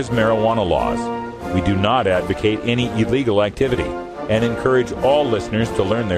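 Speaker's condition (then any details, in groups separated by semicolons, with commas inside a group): No condition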